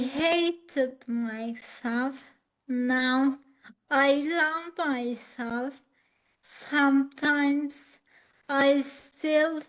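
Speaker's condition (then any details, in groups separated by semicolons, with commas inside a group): Acquired ataxia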